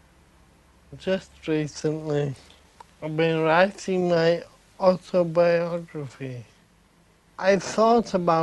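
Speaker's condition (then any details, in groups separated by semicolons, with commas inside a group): Friedreich's ataxia; progressive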